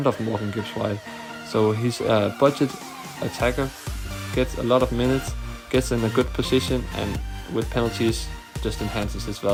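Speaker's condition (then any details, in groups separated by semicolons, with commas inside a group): No condition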